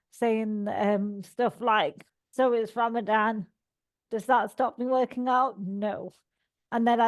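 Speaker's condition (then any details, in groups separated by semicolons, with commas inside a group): Cerebral palsy; all four limbs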